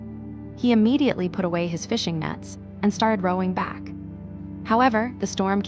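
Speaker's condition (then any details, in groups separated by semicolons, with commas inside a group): No condition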